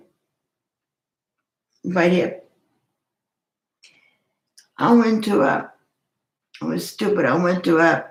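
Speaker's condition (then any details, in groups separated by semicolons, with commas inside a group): Cerebral palsy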